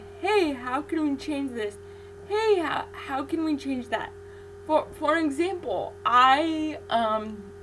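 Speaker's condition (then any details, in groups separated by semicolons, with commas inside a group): Cerebral palsy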